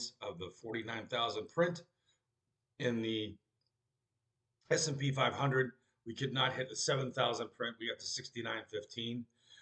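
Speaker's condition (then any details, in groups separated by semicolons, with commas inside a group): No condition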